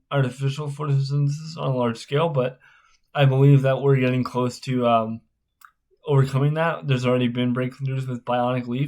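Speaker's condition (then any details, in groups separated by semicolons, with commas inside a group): Spastic cerebral palsy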